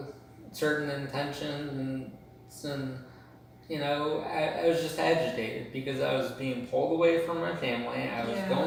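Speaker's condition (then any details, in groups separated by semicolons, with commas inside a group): Cerebral palsy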